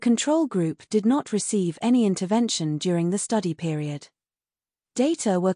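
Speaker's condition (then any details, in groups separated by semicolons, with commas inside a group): No condition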